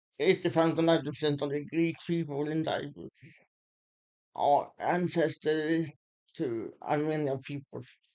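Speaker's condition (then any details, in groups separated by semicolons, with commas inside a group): Muscular Parkinson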